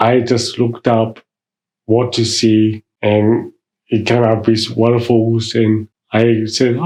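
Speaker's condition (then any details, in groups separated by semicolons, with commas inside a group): Mild cerebral palsy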